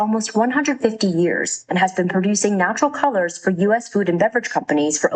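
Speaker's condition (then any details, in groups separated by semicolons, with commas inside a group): No condition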